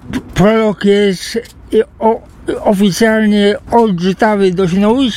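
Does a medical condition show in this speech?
Yes: cerebral palsy; present from birth, uses trike for independent mobility.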